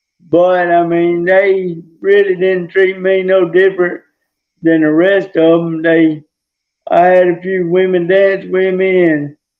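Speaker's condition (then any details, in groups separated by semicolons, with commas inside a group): Traumatic brain injury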